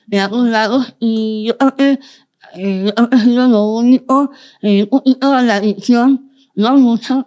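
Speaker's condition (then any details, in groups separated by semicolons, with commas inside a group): Moebius syndrome, congenital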